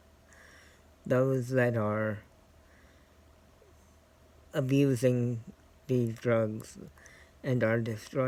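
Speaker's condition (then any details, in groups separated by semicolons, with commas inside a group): Cerebral palsy; scoliosis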